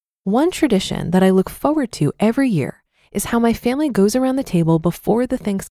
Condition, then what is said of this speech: None; typical speech.